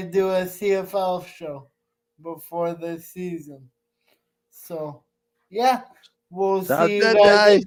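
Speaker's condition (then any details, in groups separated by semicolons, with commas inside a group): Cerebral palsy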